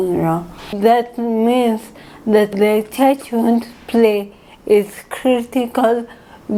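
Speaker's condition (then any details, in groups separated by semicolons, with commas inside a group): Cerebral palsy; from birth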